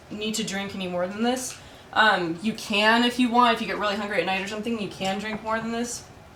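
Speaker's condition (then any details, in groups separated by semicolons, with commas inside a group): No condition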